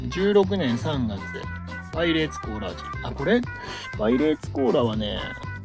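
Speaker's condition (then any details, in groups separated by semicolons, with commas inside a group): No condition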